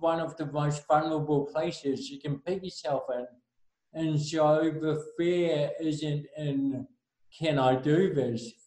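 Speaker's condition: Cerebral palsy; past daily hospital physiotherapy and speech therapy

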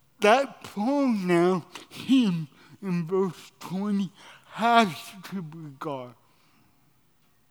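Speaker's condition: Cerebral palsy

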